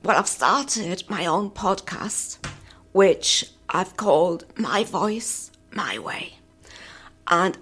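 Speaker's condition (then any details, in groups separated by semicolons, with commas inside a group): Dysphonia; muscle tension dysphonia with some tremor, progressive, thyroid partly removed 1992, suspected but unconfirmed cause; still worsening, specialist speech therapists at Withenshaw Hospital, botox injections worked only for a limited time; voice unreliable, gives out mid-conversation, pauses for breath, pushes on throat, slight tremor, hard to follow by phone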